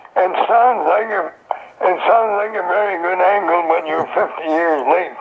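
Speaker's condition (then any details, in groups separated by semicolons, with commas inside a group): Throat cancer; survivor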